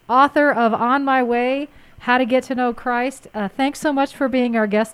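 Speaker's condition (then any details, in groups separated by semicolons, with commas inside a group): No condition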